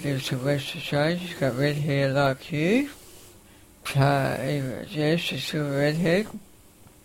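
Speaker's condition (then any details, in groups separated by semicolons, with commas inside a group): Facioscapulohumeral muscular dystrophy, facioscapulohumeral (FSHD); diagnosed about age 10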